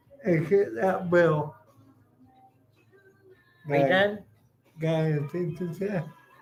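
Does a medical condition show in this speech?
Yes: cerebral palsy; uses wheelchair.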